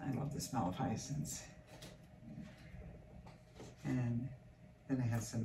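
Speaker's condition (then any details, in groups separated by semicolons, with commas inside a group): No condition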